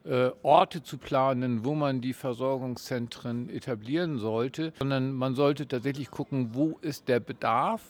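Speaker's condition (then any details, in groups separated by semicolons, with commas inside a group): No condition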